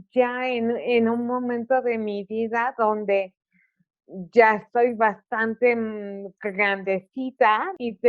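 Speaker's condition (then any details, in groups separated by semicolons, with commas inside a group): Cerebral palsy; articulation affected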